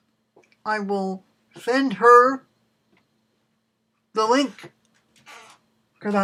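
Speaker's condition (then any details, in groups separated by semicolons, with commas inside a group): Cerebral palsy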